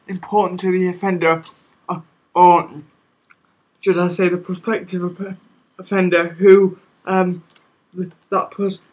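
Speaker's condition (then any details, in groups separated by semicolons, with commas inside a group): Cerebral palsy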